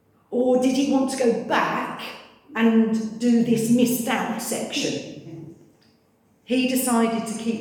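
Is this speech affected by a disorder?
No.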